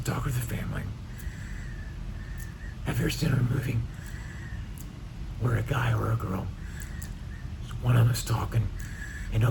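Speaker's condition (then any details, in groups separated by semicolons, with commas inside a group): Neck cancer with tracheostomy, speaking valve; neck cancer, radiation narrowed vocal cords, tracheostomy; speaks via valve, gravelly quiet voice, pressure when swallowing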